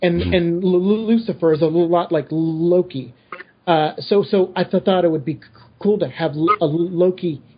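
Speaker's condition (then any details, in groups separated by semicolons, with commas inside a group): Stutter; apologized for so listeners not think of audio issues; repeated sounds, repeated words, prolonged sounds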